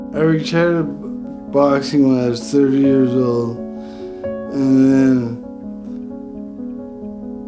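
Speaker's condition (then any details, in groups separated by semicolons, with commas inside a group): Brain injury; effects began around age 50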